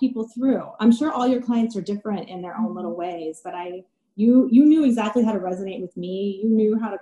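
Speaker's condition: No condition

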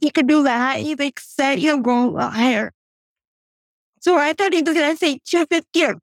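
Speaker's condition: Cerebral palsy; from birth, doctors predicted never walking, took first steps, walks with walker, first tricycle at age 12; age 41, walks up to 10,000 steps daily with walker, rows, gym four days weekly

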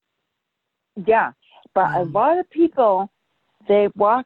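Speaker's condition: Brain aneurysm rupture; sudden ruptured brain aneurysm

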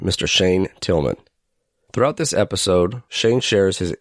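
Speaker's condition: No condition

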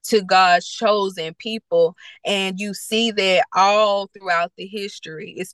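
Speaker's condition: No condition

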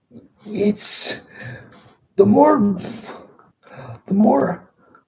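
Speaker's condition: Cerebral palsy; condition audible in voice

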